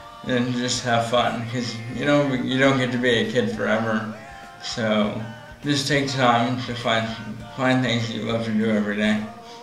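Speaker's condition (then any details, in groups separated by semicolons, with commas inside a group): ALS; finger dexterity loss onset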